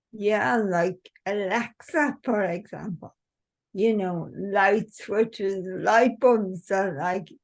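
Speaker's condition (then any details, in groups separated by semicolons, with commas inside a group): Cerebral palsy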